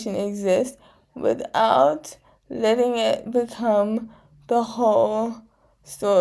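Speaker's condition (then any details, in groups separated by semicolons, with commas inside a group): Cerebral palsy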